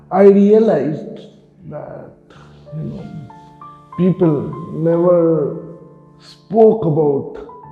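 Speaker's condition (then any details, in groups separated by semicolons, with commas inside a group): Cerebral palsy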